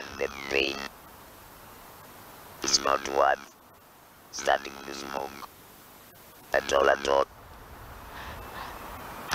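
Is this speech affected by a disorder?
Yes: laryngectomy for larynx cancer; voice box removed.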